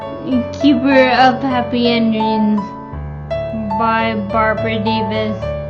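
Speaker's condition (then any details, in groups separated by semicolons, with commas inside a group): Friedreich's ataxia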